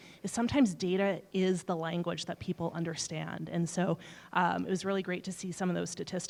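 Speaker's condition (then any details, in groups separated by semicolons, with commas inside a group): No condition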